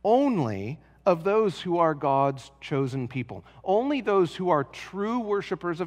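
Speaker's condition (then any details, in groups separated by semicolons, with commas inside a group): No condition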